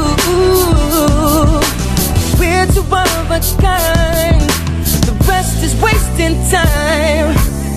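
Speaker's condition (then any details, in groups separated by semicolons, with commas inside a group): No condition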